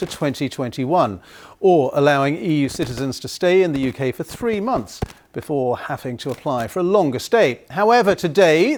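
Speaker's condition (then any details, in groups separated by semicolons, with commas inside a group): No condition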